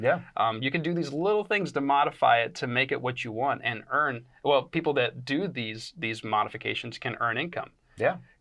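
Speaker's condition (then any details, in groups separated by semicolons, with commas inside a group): No condition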